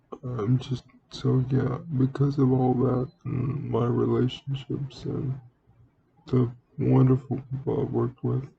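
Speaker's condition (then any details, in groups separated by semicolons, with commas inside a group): Cerebral palsy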